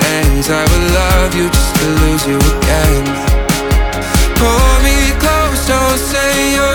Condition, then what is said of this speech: No condition.